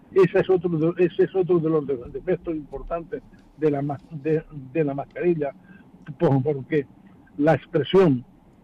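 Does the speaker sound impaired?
Yes: stuttering; described as hereditary; wearing face mask, mask makes speaking harder, more respiratory effort; needs a little more time to finish sentences, worse with nerves, masks add respiratory effort; here repeated sounds, repeated words.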